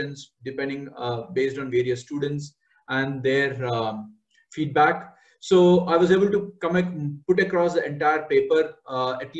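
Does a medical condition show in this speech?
No.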